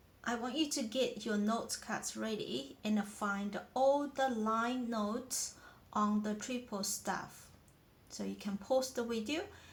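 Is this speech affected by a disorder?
No.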